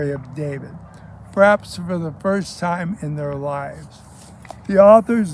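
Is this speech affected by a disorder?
Yes: ALS.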